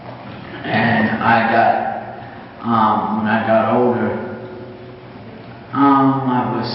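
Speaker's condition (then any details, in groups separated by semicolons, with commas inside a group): Mild cerebral palsy; cannot stand up long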